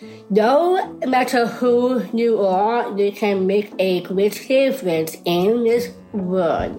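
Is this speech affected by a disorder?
Yes: Down syndrome; congenital, extra chromosome, body and brain develop differently; adult, age 31.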